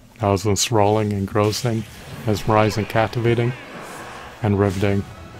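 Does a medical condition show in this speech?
No.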